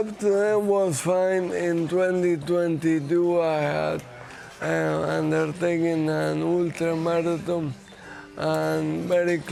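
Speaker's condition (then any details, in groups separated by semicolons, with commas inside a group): Motor neuron disease; diagnosed about two years ago, daily fatigue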